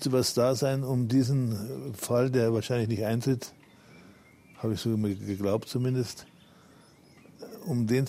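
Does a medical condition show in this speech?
Yes: Parkinson's disease; now walks with crutches.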